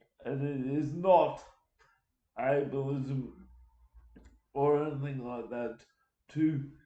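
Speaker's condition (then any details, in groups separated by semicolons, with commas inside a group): Cerebral palsy; uses wheelchair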